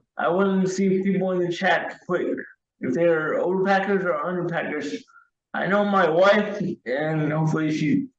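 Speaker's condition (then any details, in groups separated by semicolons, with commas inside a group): Cerebral palsy; wheelchair user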